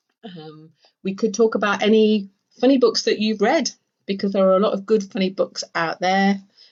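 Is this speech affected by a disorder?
No.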